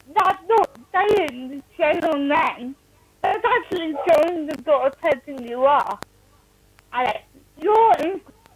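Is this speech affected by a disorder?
Yes: cerebral palsy.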